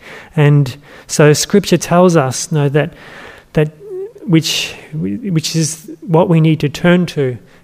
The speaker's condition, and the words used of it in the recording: No condition.